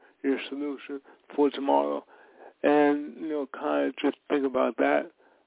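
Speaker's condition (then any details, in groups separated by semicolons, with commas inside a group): Cerebral palsy; from birth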